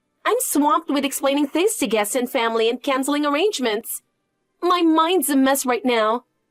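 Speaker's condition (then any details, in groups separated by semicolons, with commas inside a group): No condition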